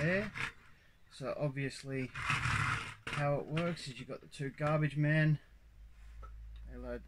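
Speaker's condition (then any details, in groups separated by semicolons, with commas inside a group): No condition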